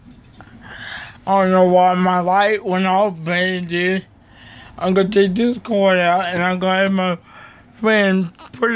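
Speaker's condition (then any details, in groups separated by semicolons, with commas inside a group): Cerebral palsy; may be hard to understand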